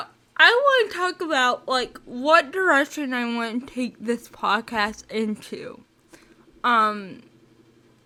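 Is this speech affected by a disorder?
Yes: spastic cerebral palsy, mixed.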